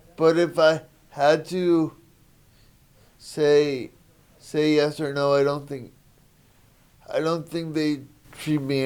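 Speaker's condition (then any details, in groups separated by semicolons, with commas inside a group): Spastic quadriplegic cerebral palsy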